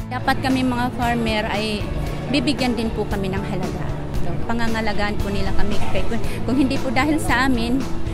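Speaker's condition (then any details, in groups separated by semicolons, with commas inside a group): No condition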